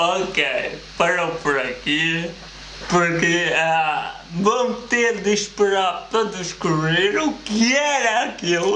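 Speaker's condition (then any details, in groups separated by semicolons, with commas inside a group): Cerebral palsy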